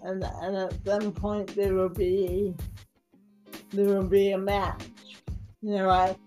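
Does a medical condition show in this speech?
Yes: cerebral palsy, mild; mild speech impediment, sometimes hard to understand, mistaken for intoxicated, conscientious about clear diction.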